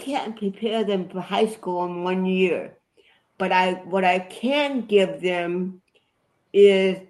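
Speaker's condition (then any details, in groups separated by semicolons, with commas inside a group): Cerebral palsy; affects body movements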